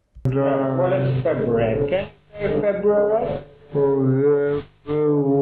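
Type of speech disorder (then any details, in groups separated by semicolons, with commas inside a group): Spastic dysarthria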